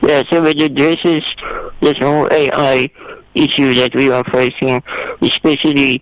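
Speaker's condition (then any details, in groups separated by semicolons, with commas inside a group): Spinal muscular atrophy type 2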